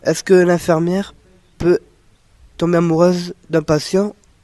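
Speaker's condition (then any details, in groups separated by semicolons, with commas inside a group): Down syndrome; Down syndrome (trisomy)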